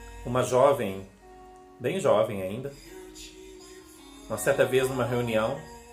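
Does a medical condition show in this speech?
No.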